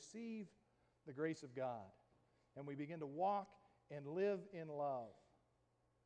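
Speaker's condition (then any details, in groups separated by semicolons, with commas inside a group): No condition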